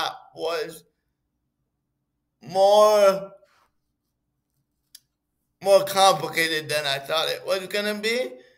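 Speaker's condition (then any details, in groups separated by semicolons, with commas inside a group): Cerebral palsy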